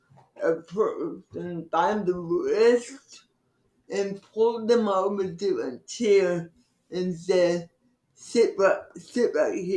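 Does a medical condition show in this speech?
Yes: cerebral palsy; from birth.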